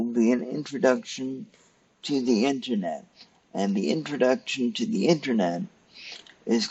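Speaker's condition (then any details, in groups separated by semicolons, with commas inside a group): Cerebral palsy; stiff muscles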